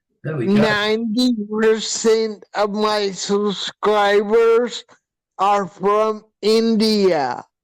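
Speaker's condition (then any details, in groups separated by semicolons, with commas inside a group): Hydrocephalus with shunt failure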